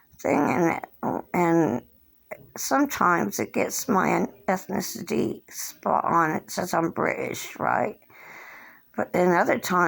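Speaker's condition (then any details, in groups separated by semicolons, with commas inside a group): Cerebral palsy; since birth, hand tremors; age 57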